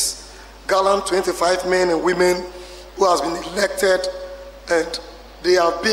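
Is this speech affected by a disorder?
No.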